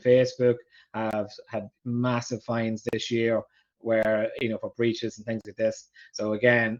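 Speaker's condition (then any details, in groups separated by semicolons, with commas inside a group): No condition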